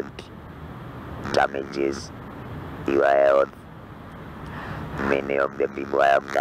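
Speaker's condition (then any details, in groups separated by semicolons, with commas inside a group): Laryngectomy for larynx cancer; voice box removed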